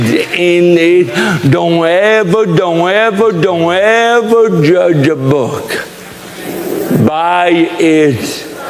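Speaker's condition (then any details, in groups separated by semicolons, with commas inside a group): Cerebral palsy; speech hard to understand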